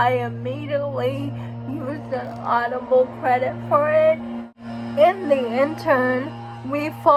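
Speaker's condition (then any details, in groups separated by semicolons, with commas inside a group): Cerebral palsy; uses wheelchair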